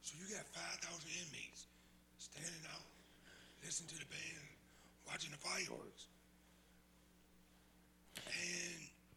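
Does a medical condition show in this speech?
Yes: throat cancer; past throat cancer, throat treated while in federal prison camp; audible throat issues, noticeable to listeners.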